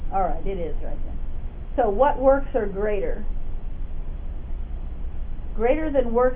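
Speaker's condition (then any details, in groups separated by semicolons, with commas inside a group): No condition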